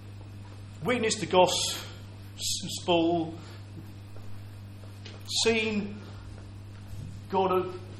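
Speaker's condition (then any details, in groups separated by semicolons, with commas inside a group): Stammer; audible stammer; prolonged sounds, blocks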